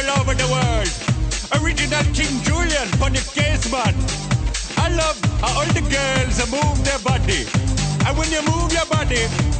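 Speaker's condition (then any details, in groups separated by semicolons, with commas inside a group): No condition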